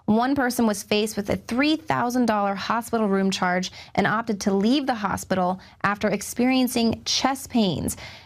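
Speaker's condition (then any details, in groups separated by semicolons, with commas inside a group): No condition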